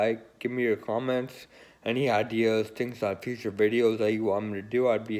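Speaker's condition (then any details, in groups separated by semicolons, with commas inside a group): Friedreich's ataxia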